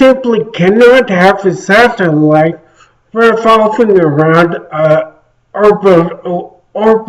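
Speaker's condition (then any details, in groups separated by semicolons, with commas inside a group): Traumatic brain injury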